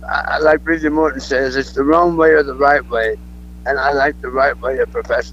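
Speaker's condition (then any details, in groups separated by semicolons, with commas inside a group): Throat cancer; cancer survivor, alive and well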